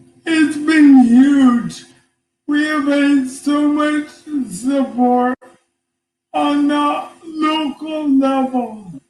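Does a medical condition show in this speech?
Yes: ALS; voice affected, sometimes hard to understand.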